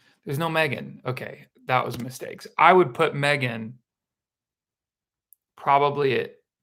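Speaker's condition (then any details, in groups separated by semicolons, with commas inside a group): No condition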